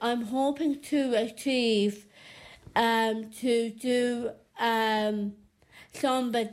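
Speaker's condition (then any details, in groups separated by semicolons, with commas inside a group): Down syndrome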